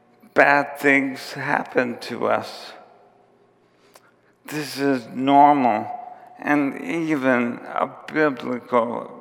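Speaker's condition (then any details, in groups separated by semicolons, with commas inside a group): ALS; onset with tiredness and clumsiness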